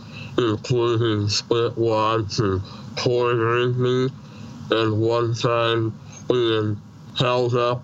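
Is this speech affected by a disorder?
Yes: Treacher Collins syndrome, severe.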